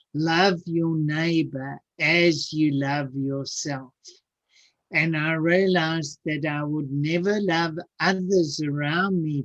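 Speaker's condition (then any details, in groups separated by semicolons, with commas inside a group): Cerebral palsy; severe birth complications; speech sounds atypical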